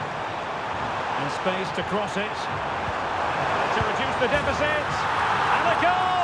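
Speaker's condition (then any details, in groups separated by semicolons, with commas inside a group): No condition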